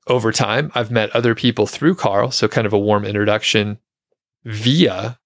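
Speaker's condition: No condition

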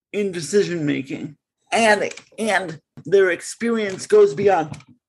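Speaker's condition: Cerebral palsy; since birth

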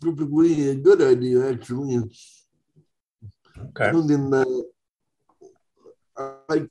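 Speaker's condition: Cerebral palsy, spastic

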